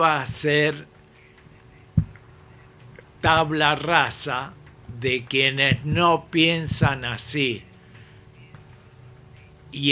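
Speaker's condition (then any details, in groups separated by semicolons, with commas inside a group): ALS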